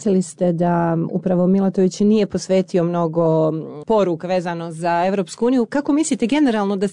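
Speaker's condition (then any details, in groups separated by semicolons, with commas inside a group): No condition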